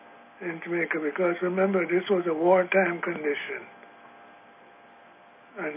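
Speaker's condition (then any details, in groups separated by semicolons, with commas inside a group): Parkinson's; severe Parkinson's, age 82, weak airflow, cannot sustain saxophone, flute or clarinet for whole gig; tired, exhausted, taken off air, wife Annie answers for him; choppy, strain audible in voice, stressful to speak, may have difficulty speaking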